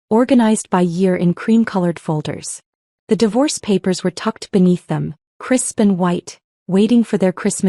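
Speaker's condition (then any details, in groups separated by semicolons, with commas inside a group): No condition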